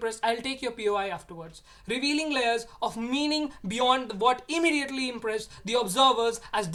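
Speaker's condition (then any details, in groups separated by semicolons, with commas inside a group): No condition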